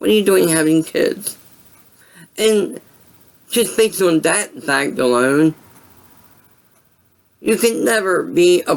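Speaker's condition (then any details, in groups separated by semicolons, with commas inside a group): Cerebral palsy; voice sound affected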